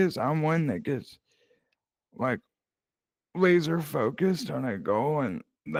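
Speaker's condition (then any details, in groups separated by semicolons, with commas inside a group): Cerebral palsy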